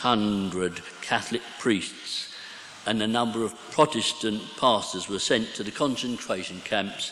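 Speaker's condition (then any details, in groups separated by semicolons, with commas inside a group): No condition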